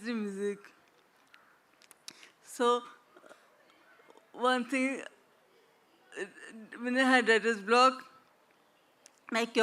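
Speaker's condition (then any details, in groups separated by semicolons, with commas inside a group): Traumatic brain injury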